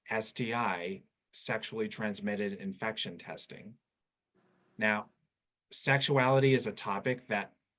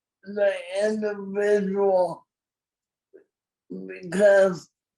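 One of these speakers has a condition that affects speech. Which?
The second: cerebral palsy; from birth.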